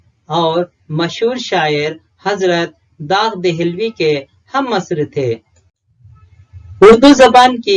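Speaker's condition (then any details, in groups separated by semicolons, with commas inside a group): No condition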